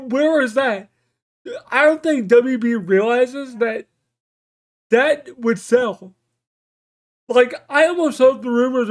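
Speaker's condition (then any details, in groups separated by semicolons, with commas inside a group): Cerebral palsy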